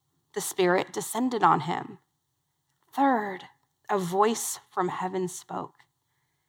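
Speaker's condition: No condition

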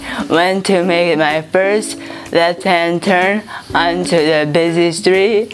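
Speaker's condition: Traumatic brain injury; significant traumatic brain injury, hit by speeding driver turning left, not breathing until CHP tilted head; after hospital release, TBI services through Dignity Health's program; obvious speech impediment

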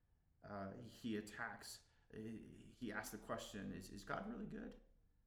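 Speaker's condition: No condition

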